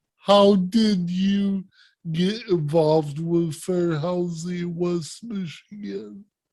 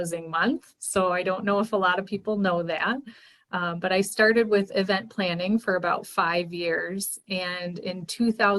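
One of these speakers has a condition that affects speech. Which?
The first: cerebral palsy; present from birth; speech impairment.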